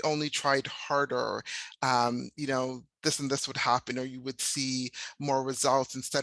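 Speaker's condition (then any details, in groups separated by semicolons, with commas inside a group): No condition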